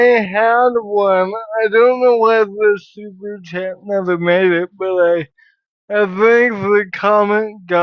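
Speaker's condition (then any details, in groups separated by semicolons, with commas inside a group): Cerebral palsy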